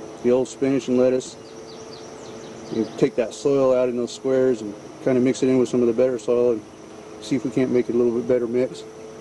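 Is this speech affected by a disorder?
No.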